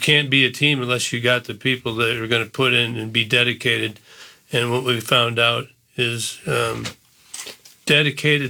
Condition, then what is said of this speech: Parkinson's disease. When you start drooling and you're in that stage like I am now, then it's kind of hard, you know.